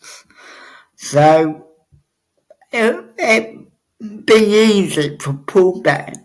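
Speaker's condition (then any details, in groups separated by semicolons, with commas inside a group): Cerebral palsy; obvious speech impediment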